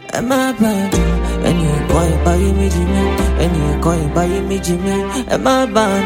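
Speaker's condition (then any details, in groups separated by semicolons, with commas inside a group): No condition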